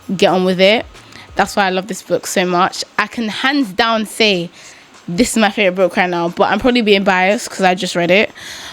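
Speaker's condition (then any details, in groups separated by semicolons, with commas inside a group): No condition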